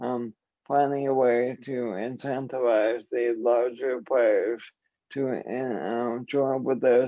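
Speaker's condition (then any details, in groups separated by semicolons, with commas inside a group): ALS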